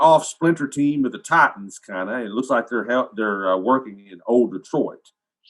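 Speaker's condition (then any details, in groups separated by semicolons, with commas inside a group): No condition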